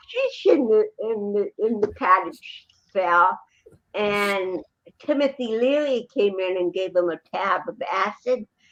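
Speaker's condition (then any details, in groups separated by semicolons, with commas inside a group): Cerebral palsy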